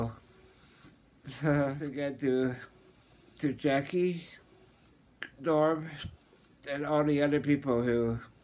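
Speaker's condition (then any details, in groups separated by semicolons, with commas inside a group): Muscular dystrophy, Duchenne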